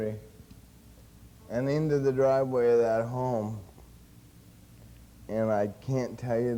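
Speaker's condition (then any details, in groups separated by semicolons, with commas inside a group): Cerebral palsy; since birth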